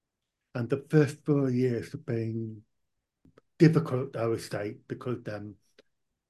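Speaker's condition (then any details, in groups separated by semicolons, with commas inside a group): Profound deafness, born profoundly deaf, cochlear implant; hearing aids let own speech be heard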